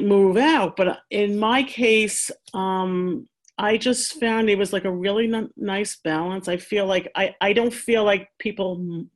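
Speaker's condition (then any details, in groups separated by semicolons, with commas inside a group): Stuttering; earlier felt speech not fluent enough to specialize in stuttering therapy; prolonged sounds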